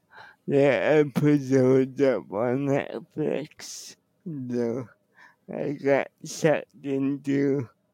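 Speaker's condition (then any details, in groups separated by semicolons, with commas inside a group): Cerebral palsy; wheelchair user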